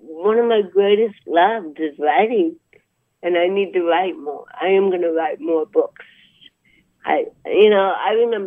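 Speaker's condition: Cerebral palsy; about 63 years old

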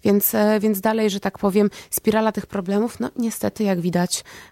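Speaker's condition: No condition

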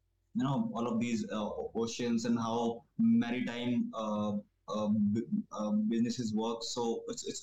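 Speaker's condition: Stammering; stammering since school age; repeats initial sounds, e.g. s-s-s in start, considers self a good communicator; repeated sounds, prolonged sounds

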